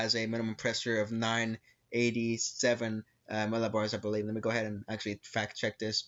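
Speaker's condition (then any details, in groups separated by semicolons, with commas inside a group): No condition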